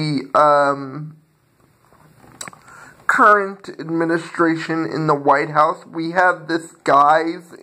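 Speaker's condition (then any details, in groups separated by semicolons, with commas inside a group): Cerebral palsy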